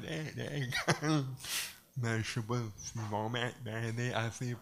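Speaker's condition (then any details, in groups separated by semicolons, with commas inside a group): Cerebral palsy; uses crutches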